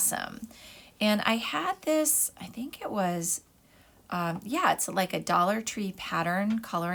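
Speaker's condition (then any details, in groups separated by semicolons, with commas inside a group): No condition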